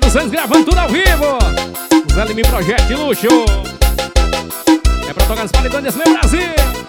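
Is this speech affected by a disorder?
No.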